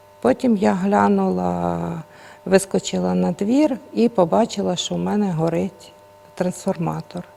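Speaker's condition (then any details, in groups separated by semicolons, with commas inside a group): No condition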